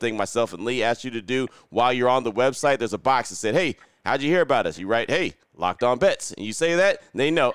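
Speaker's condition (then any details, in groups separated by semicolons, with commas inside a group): No condition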